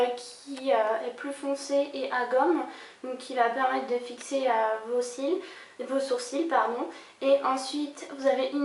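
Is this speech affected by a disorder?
No.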